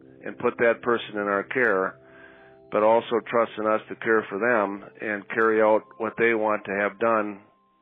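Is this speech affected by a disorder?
No.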